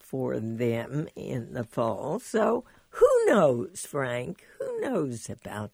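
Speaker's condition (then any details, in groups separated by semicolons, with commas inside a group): Spasmodic dysphonia; voice needs to heal after treatment, from about a week; show unchanged otherwise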